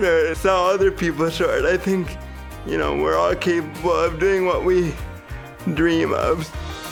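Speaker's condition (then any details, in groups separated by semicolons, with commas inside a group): Cerebral palsy; walking requires attention to breathing and head control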